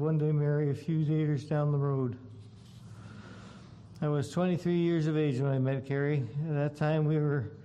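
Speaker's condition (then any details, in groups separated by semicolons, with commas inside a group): Parkinson's disease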